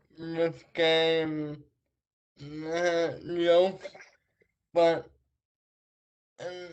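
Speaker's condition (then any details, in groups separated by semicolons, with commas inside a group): Traumatic brain injury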